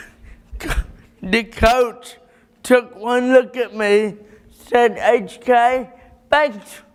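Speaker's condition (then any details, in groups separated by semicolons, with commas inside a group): Cerebral palsy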